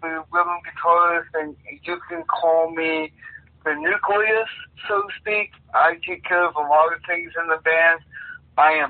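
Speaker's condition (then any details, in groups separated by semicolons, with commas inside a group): Cerebral palsy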